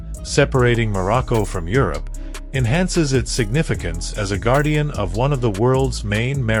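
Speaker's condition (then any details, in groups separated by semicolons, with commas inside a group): No condition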